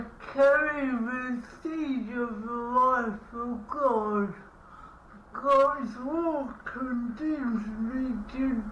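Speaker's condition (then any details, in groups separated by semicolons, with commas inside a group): Cerebral palsy; affects speech patterns, needs careful listening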